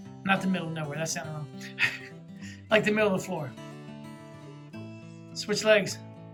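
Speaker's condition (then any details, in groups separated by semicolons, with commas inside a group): No condition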